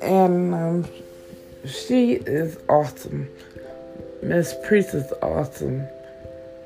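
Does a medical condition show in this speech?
Yes: stroke with stutter; cannot move, hands not working, constant pain, physical therapy, not sleeping, caregiver Miss Priest gives medicines, meals.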